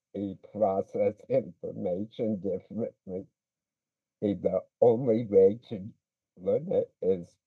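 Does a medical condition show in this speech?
Yes: speech impediment; pretty good speaker when comfortable.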